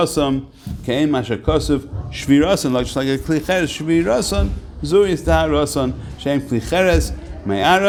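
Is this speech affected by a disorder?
No.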